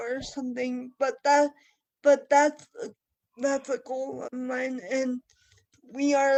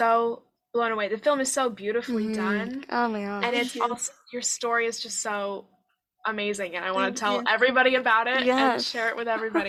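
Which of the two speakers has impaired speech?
The first: cerebral palsy; present from birth, wheelchair user; trunk control difficulty, ongoing physical therapy.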